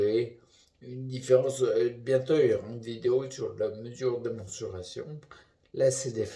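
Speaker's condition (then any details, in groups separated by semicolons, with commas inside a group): Primary progressive multiple sclerosis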